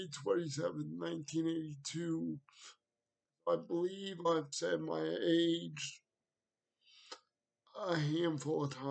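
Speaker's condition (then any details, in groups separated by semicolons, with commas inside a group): Cerebral palsy; wheelchair, needs transfer help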